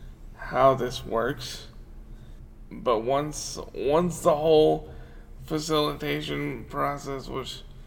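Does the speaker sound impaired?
Yes: cerebral palsy; wheelchair user.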